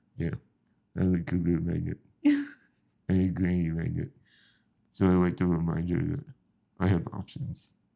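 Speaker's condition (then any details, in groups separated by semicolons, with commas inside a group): Spinal muscular atrophy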